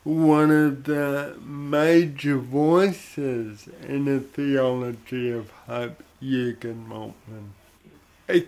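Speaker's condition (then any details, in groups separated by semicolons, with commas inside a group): Cerebral palsy; odd sort of voice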